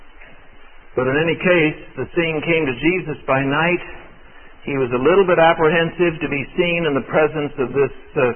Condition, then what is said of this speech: None; typical speech.